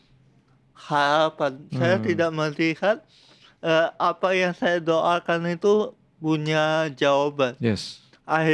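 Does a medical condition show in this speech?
Yes: cerebral palsy; from birth.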